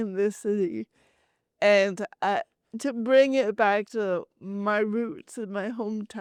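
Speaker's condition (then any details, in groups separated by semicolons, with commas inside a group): Cerebral palsy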